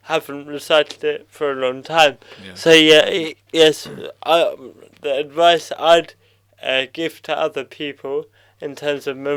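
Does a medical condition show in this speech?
Yes: cerebral palsy.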